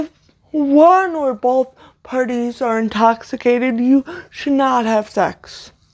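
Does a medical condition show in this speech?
Yes: cerebral palsy, severe.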